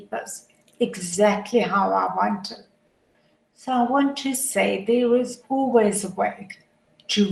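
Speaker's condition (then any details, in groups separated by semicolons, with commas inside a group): Motor neuron disease; primary lateral sclerosis, head to toe, hands severely affected; progressive, diagnosed this year after five years, two sticks; voice, tongue, vocal cords affected, uses voice augmenter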